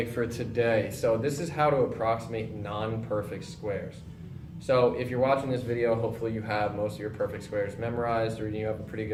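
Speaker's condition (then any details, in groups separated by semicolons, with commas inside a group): No condition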